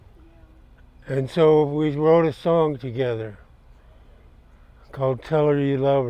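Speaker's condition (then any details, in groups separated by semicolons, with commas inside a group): Parkinson's; difficulty recalling and reciting song lyrics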